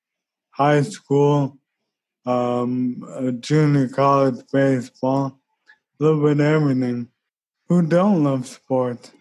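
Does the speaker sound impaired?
Yes: ALS; training 3-4 times weekly toward marathon in running chair.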